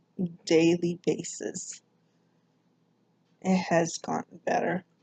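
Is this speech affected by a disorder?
Yes: cerebral palsy; speech affected.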